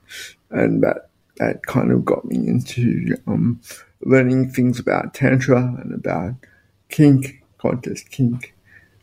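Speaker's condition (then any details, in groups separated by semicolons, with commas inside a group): Spastic quadriplegic cerebral palsy; all four limbs affected, purely physical, no intellectual component, motorized wheelchair as main mobility aid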